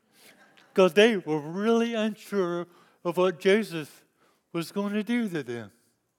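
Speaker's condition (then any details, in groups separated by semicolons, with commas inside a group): Cerebral palsy; lifelong disability since youth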